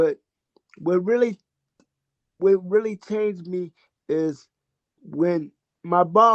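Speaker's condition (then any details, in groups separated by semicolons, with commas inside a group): Cerebral palsy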